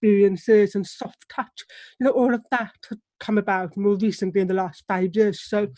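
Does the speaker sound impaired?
Yes: deafness; relies on lip reading, struggles to hear baby cry or tones of sounds.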